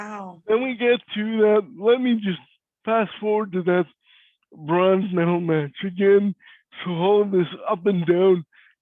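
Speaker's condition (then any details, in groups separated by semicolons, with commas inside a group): Cerebral palsy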